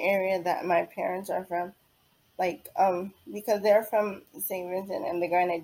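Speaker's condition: Cerebral palsy; diagnosed at 9 months after delayed development, attended early intervention therapy

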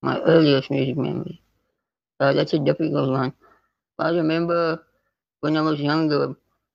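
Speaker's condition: Spinal muscular atrophy type 2; neuromuscular

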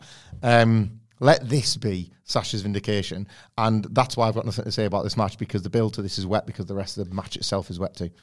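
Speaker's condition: No condition

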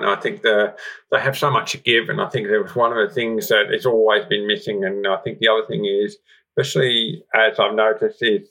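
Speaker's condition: Profound deafness, congenital, severe profound hearing loss; cochlear implant in worse ear

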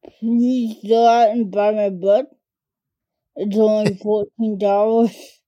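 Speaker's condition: Cerebral palsy; speech primarily affected

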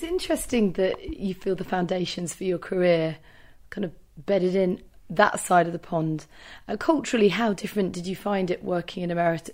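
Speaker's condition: No condition

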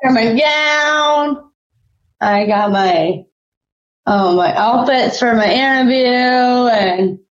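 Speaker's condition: Down syndrome; congenital, born premature, cord wrapped around neck, possible oxygen loss at birth; predicted at birth never to walk or talk

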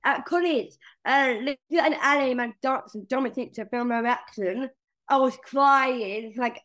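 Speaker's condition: Down syndrome; age 21

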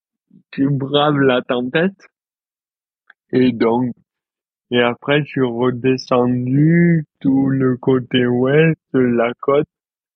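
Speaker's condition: Dystonia; present since birth

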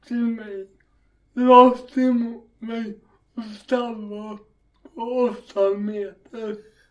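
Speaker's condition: Cerebral palsy; walking improved with gym training

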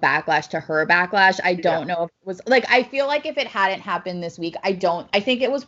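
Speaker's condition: No condition

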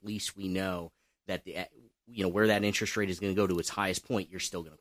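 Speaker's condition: No condition

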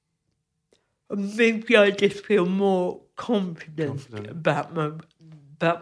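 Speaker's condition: Cerebral palsy; must move carefully

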